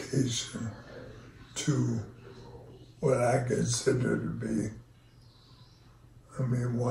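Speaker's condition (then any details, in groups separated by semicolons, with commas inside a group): ALS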